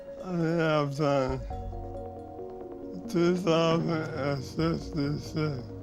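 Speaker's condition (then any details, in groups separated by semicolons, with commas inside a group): ALS; legs and arms affected; diagnosed at 22, now 34, wheelchair user; speech often unintelligible, chewing and swallowing trouble, original voice lost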